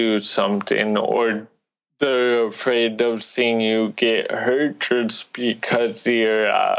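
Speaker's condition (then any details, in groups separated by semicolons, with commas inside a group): Cerebral palsy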